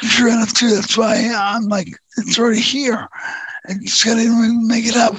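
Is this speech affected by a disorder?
Yes: neurofibromatosis type 2; genetic nerve tumors since 2011-2012, deaf one ear, hearing and vision loss, two prior brain surgeries; large tumor on brain stem, days before third brain surgery, balance shot; voice shot from brain stem tumor, surgery hoped to improve voice and hearing.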